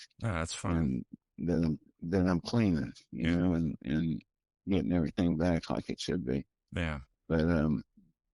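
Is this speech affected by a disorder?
Yes: primary progressive multiple sclerosis.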